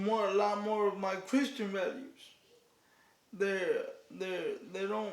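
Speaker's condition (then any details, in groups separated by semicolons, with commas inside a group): Cerebral palsy; declined offered surgery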